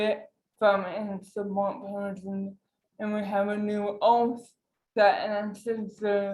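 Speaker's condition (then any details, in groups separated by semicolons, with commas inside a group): Cerebral palsy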